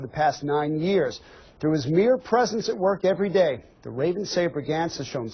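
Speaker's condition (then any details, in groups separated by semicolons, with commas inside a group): No condition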